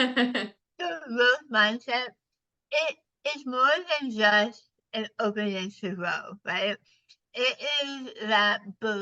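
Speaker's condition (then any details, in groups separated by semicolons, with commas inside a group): Partial glossectomy for tongue cancer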